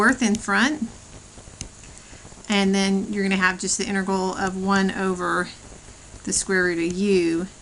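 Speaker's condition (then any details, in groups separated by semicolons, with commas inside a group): No condition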